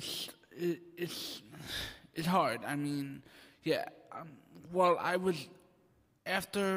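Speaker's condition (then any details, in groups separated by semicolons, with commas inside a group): Cerebral palsy; very mild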